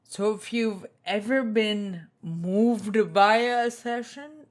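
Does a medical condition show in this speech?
Yes: spinocerebellar ataxia type 2, SCA2; tongue.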